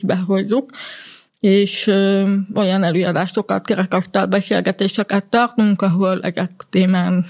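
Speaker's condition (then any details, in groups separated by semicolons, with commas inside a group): Hearing impairment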